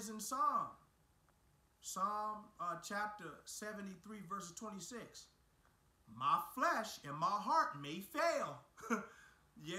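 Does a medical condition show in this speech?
No.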